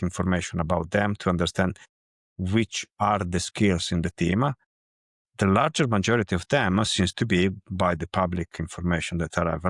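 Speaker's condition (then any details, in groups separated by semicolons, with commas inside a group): No condition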